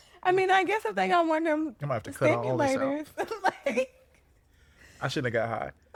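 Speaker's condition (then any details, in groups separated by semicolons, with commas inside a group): No condition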